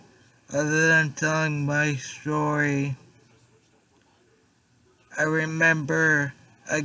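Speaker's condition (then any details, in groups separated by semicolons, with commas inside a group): Traumatic brain injury; car accident; was in coma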